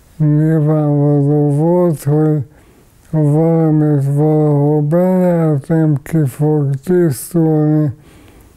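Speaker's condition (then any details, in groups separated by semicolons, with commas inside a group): ALS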